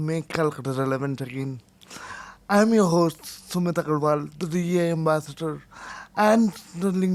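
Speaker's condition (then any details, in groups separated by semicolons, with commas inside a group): Cerebral palsy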